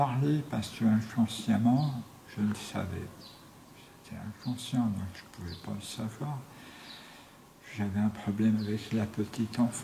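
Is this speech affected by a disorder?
Yes: tongue cancer; tracheostomy after surgery.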